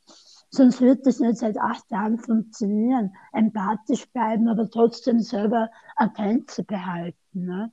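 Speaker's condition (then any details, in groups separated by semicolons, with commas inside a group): Speech impairment after tongue cancer, mild; aggressive right tongue-margin cancer into mouth arch at 48, 17-hour surgery, neck dissection, chemoradiotherapy; slightly limited, tends to speak fast, sometimes unclear, Austrian dialect, hard to understand without seeing face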